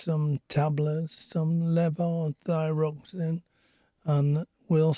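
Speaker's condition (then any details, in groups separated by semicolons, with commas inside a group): Speech apraxia; disrupted brain signals to vocal cords; about 50% improved after therapy, fluency back; voice came and went, now much slower, singing voice affected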